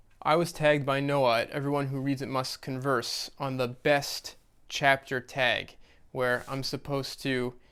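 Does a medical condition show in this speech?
No.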